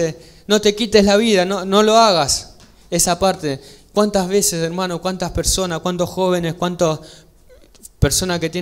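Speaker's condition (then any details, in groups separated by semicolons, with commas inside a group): No condition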